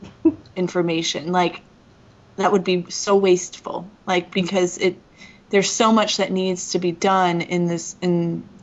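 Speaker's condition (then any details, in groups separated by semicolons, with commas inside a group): No condition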